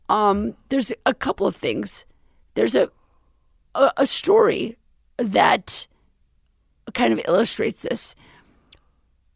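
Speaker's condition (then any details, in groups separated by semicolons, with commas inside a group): Vocal fold paralysis, left vocal cord; voice after recent surgery said temporary, still hard to swallow, earlier unable to swallow or talk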